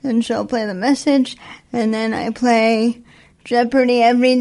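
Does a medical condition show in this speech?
Yes: spastic quadriplegic cerebral palsy, severe; lack of brain oxygen at birth, born 3 months premature, birth weight 1 pound 14 ounces, all muscles very tight; tightness audible in voice, attributed to excitement, able to talk unlike many with severe CP.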